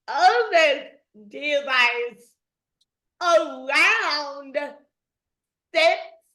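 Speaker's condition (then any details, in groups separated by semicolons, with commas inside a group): Dystonia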